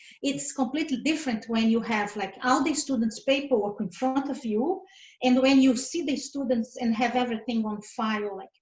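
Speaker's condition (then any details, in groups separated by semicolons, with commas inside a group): No condition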